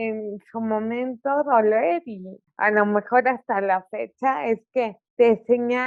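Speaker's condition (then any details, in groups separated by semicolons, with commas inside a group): Cerebral palsy; articulation affected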